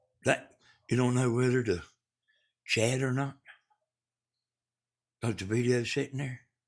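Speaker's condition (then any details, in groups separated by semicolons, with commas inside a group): Brain bleed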